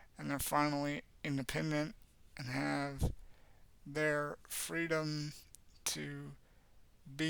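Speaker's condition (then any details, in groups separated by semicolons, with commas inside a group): Cerebral palsy; has had speech therapy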